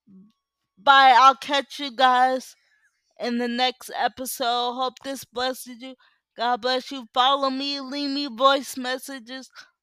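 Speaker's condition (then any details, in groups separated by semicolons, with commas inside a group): Cerebral palsy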